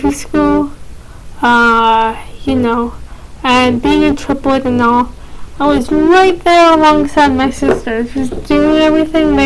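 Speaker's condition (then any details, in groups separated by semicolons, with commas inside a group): Cerebral palsy, mild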